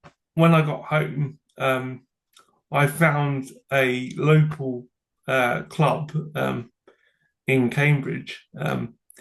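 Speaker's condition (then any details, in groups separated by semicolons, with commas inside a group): Cerebral palsy; from birth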